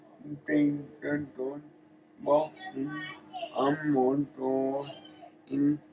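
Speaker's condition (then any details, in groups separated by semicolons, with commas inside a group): Cerebral palsy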